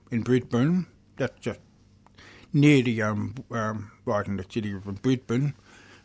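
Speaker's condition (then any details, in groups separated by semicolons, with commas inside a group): Deafness; asks others to speak slowly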